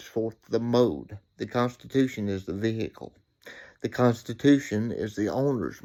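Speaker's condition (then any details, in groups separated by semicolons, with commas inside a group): Cerebral palsy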